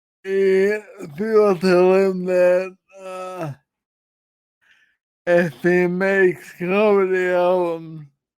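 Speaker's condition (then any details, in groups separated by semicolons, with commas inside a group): Friedreich's ataxia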